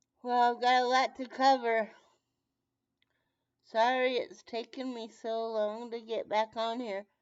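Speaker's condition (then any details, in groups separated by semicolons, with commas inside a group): Brain injury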